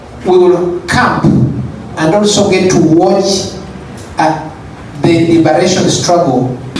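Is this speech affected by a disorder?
No.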